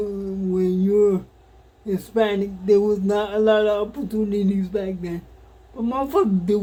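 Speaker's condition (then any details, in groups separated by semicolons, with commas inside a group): Cerebral palsy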